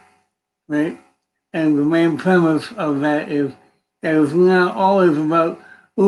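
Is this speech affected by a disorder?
Yes: cerebral palsy; affects speech only; speech impediment since childhood.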